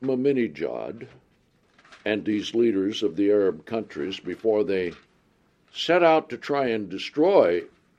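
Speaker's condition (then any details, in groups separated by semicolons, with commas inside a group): No condition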